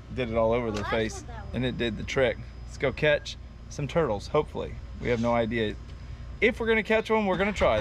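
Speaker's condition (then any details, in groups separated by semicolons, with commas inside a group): No condition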